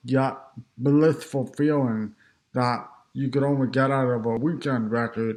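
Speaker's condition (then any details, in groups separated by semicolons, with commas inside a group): Cerebral palsy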